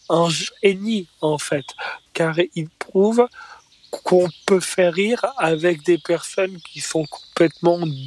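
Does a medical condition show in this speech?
Yes: stuttering; stutter since childhood, diagnosed around age 4, first misdiagnosed as Tourette by psychiatrist, classed neurodevelopmental by OMS; stutter audible in recording, left unedited, unusual rhythm listeners adjust to, once mistaken for acting; here prolonged sounds.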